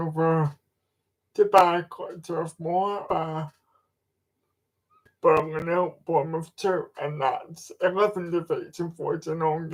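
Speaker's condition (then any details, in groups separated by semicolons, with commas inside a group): Cerebral palsy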